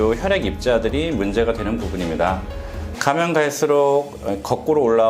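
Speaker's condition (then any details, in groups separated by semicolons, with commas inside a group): No condition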